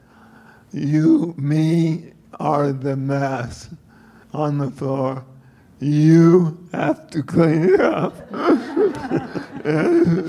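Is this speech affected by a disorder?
Yes: Parkinsonism; slow steady physical decline; wobbles, shuffles, tends to fall over, frequent giggling and laughing; voice first affected, speaks poorly, hard to understand, giggling and laughing make understanding harder.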